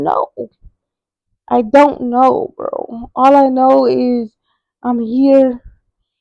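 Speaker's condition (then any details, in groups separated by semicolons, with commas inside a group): Cerebral palsy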